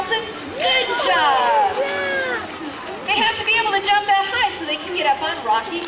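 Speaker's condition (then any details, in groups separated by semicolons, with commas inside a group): No condition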